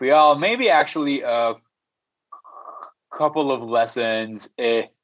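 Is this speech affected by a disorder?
Yes: stutter; stutter since childhood, stutters in six languages: English, French, Spanish, Arabic, Portuguese, Armenian; audible stutter during interview; no stuttering when singing, avoided speaking for years out of fear, later joined Toastmasters and debating club; here blocks.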